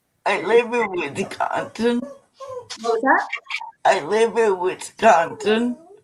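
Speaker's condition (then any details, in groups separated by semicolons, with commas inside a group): Cerebral palsy; able to write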